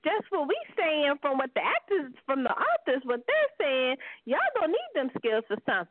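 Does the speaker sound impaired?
No.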